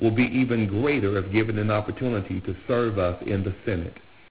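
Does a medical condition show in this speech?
No.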